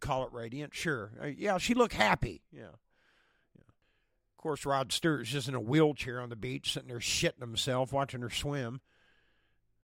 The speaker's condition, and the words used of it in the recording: No condition.